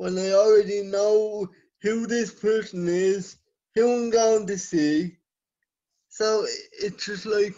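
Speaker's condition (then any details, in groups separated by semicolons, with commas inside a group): Cerebral palsy; from birth, scoliosis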